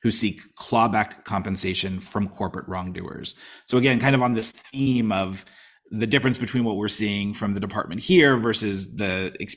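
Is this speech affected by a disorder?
No.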